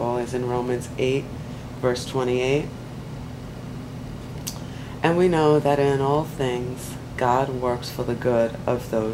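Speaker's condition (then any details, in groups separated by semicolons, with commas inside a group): No condition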